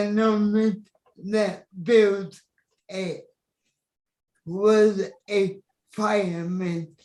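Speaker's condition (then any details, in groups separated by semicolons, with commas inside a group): Cerebral palsy; wheelchair user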